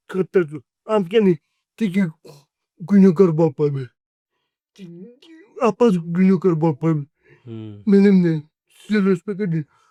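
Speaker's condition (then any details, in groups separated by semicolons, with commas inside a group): Cerebral palsy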